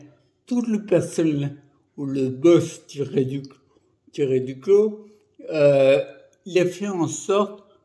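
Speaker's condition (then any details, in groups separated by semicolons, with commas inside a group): Primary progressive multiple sclerosis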